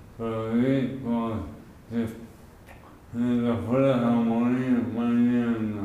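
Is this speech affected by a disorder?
Yes: amyotrophic lateral sclerosis; speech onset.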